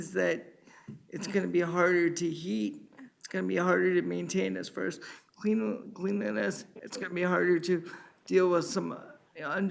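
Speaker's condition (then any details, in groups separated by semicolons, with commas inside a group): Cerebral palsy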